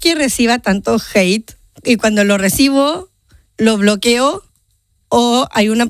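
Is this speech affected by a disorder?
Yes: Down syndrome; genetic condition, present from birth; age 30.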